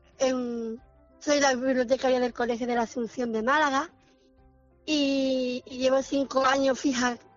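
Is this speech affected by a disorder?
Yes: Down syndrome; trisomy 21, genetic cause; adult, 30 years old, speaking by phone from library, poor line coverage.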